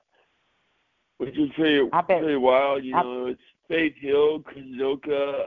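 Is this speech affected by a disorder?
Yes: cerebral palsy; mild cerebral palsy, diagnosed at age three.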